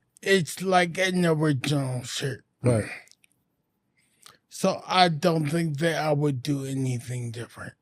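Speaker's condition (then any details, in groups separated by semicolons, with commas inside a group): Anoxic brain injury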